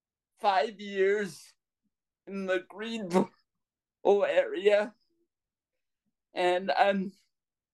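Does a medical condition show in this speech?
Yes: cerebral palsy; breathing struggles some days affect speech, voice lags behind thoughts when excited or nervous.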